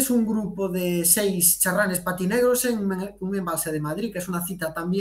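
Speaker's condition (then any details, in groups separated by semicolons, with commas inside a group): No condition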